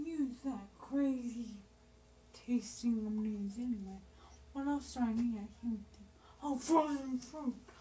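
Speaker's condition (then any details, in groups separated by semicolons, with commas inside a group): Brain injury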